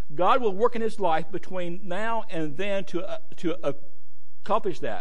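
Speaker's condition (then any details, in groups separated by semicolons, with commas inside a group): Stuttering; struggled with it for a while, adults at gadsdale said stutter barred preaching; more stuttering tonight, tired, feels an hour later after watch not set back; worse when tired, later in the day; repeated words, blocks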